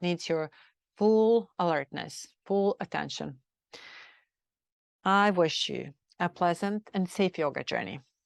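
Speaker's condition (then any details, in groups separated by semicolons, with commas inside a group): No condition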